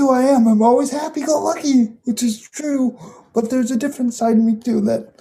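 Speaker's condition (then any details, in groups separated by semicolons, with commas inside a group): Cerebral palsy; voice audibly affected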